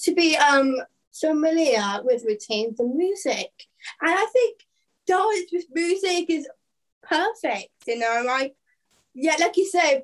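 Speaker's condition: Down syndrome; 17 years old

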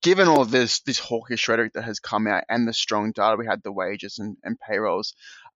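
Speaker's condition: No condition

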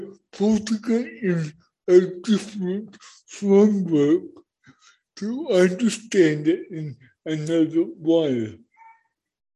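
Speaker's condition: Cerebral palsy; first 5 minutes hardest to follow

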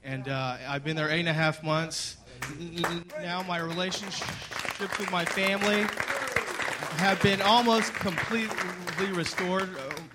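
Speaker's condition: Stuttering; stuttering since childhood; still stutters; never accused of a world class speaking voice, asks listeners to bear with him; prolonged sounds

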